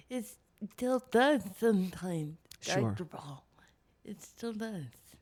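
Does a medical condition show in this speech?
Yes: cerebral palsy.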